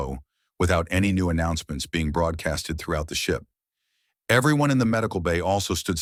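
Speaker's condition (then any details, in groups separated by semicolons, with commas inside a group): No condition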